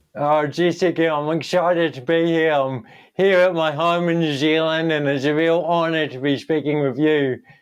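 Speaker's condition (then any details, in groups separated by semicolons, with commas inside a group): Cerebral palsy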